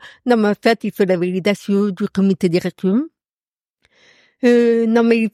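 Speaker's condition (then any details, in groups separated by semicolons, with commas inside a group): Profound congenital deafness; workplace accommodation enabling phone calls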